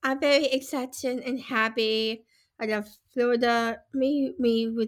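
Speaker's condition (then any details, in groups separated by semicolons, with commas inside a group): Down syndrome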